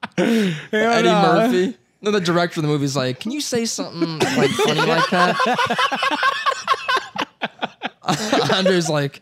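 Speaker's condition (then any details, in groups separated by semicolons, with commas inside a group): No condition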